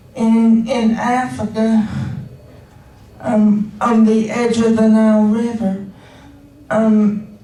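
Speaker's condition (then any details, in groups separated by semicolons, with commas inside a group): Cerebral palsy; wheelchair user; diagnosed age 2, age 28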